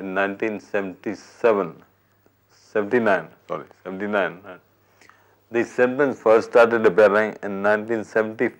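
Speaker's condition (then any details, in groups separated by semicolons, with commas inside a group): Multiple sclerosis; symptoms years before diagnosis, stroke-like events, legs buckling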